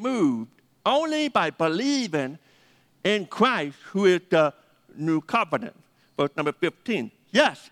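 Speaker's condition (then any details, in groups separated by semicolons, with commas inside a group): Deafness; needs names repeated several times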